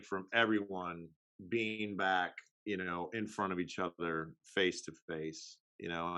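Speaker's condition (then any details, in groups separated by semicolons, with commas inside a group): No condition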